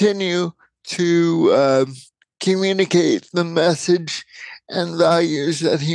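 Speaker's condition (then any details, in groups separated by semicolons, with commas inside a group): Cerebral palsy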